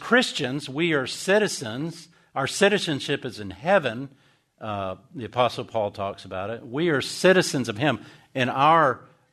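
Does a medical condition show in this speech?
No.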